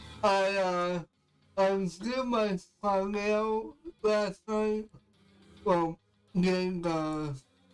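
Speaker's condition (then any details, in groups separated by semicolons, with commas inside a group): Cerebral palsy; affects voice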